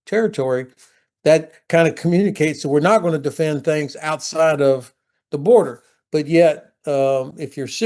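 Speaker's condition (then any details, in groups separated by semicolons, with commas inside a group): No condition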